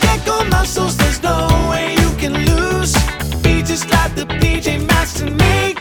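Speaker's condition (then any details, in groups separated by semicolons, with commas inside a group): No condition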